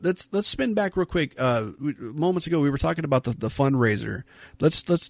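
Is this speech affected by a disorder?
No.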